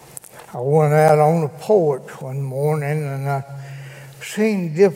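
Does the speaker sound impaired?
Yes: cerebral palsy; gives spoken testimony in church.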